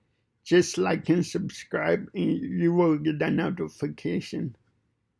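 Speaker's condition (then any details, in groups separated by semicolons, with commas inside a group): Cerebral palsy; fine motor impairment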